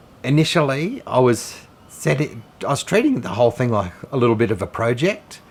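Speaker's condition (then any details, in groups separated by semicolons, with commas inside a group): No condition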